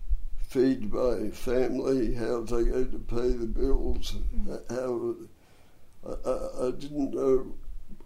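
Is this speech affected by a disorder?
Yes: dystonia and cerebral palsy; adult dystonia pulling neck backwards.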